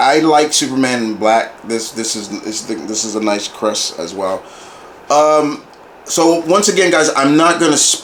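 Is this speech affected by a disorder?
No.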